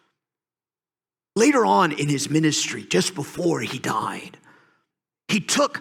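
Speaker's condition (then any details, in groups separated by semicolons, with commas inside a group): No condition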